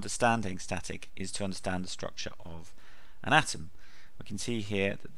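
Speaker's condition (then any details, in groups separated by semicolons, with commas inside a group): No condition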